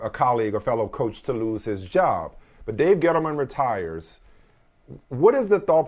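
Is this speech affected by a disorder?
No.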